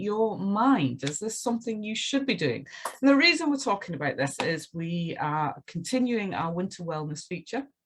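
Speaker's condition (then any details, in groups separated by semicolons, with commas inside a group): No condition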